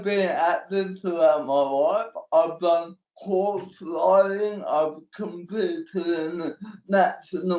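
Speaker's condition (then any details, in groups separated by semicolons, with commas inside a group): Cerebral palsy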